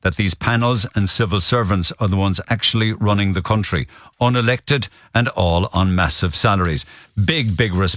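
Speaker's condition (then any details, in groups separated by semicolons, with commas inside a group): No condition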